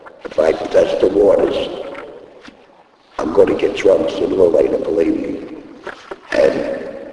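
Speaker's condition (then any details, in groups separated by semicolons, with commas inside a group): Laryngectomy; speaks using device in throat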